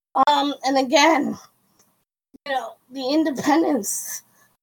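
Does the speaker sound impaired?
Yes: cerebral palsy; diagnosed about age one.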